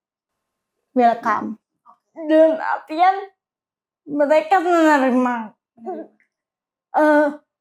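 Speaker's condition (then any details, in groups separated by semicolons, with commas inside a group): Cerebral palsy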